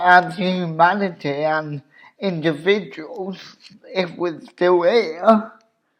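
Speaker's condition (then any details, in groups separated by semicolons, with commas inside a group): Cerebral palsy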